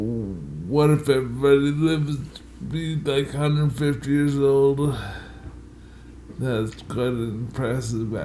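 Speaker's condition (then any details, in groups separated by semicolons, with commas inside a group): Multiple sclerosis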